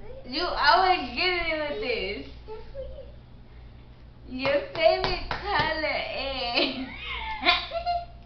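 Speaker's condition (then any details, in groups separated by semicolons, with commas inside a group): Cerebral palsy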